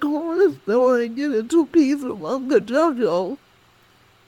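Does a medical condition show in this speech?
Yes: cerebral palsy; speech affected.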